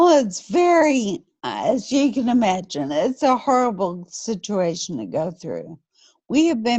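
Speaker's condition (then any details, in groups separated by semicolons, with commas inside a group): Friedreich's ataxia; metabolic component, likened to MS combined with ALS; over 40 years with condition, mobility highly limited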